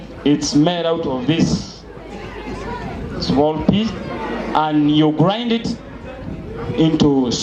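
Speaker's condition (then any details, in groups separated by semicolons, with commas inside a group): No condition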